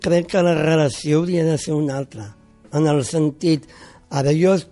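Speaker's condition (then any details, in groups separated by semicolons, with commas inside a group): Down syndrome; age 45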